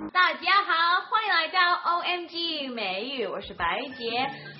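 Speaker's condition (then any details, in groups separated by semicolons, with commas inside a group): No condition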